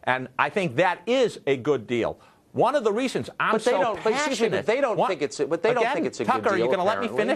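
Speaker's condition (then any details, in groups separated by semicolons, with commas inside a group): No condition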